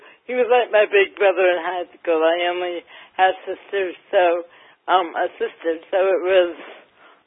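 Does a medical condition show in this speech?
Yes: cerebral palsy; lack of oxygen at birth, not breathing 45 minutes, emergency c-section, diagnosed around age 2, affects gait; mild; mildly affects speech.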